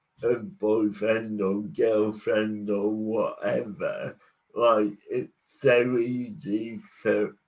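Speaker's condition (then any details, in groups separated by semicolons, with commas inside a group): Cerebral palsy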